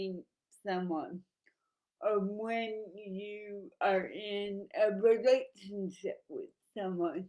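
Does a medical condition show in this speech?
Yes: cerebral palsy; noticeably affected speech.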